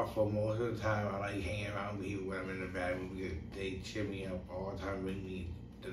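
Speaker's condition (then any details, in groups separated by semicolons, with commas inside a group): Brain injury; tongue cut off at age 5; brain injury limits abilities sometimes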